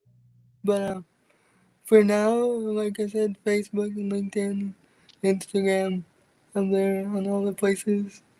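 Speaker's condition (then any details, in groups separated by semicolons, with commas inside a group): Cerebral palsy; from birth, wheelchair user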